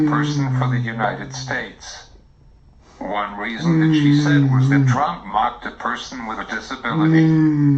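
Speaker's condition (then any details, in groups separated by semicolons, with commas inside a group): Cerebral palsy; quadriplegic, prenatal onset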